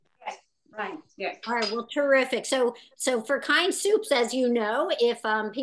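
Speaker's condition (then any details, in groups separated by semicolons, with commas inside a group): No condition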